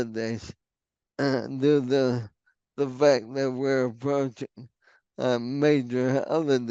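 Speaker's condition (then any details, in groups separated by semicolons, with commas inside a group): ALS; onset left hand weakness, then right hand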